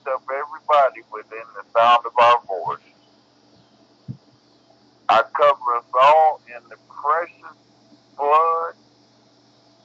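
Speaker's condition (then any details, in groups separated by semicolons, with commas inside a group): Cerebral palsy; bedbound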